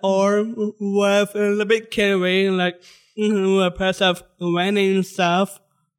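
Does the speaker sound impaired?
Yes: Down syndrome.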